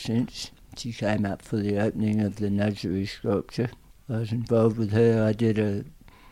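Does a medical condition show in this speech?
Yes: tongue cancer; aggressive tongue cancer.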